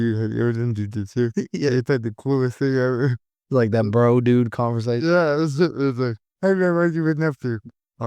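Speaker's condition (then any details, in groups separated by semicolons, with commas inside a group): Cerebral palsy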